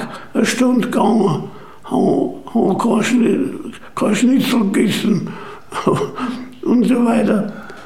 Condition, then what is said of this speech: Stroke. Mit Rücksicht auf seine Stimme habe ich das Gespräch sehr stark kürzen müssen, was natürlich wahnsinnig schade ist.